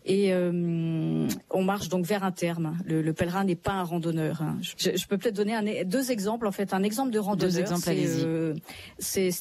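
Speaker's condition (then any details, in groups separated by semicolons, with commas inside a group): No condition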